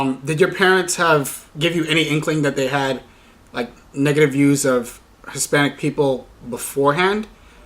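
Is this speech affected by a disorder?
No.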